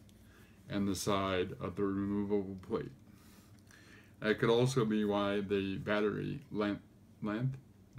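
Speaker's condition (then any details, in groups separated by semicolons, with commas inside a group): Cerebral palsy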